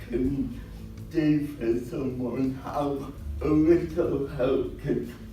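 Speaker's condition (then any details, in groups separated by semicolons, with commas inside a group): Cerebral palsy; present from birth; predicted at birth never to talk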